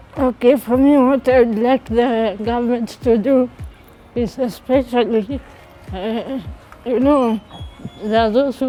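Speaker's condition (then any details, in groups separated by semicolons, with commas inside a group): Cerebral palsy; since birth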